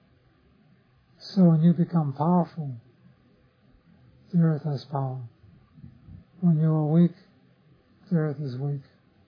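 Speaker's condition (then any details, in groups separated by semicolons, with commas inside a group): Parkinson's disease; others offer remedies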